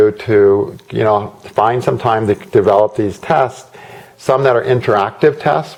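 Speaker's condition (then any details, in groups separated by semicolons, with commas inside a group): No condition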